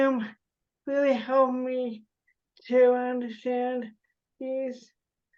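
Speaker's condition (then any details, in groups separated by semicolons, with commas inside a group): Cerebral palsy, spastic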